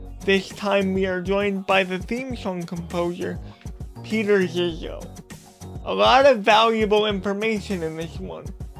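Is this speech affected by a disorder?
Yes: cerebral palsy.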